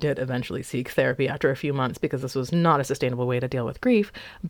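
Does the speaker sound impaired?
No.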